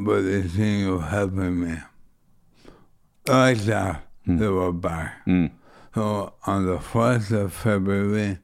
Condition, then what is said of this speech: ALS (motor neuron disease). The voice is quite ragged and sometimes it's difficult to understand or